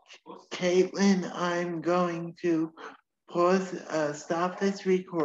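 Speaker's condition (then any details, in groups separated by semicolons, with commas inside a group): Cerebral palsy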